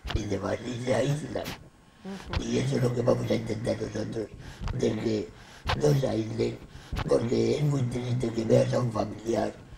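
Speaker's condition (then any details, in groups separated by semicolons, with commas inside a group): Laryngectomy; laryngectomy for laryngeal cancer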